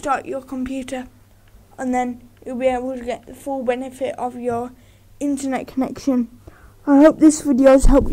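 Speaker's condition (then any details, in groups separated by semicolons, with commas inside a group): Cerebral palsy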